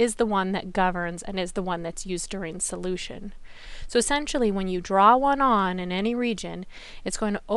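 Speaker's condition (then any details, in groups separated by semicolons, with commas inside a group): No condition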